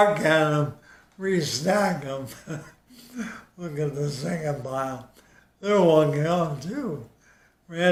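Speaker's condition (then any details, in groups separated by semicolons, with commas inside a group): ALS; short of breath while talking, needs breaks, voice softens with fatigue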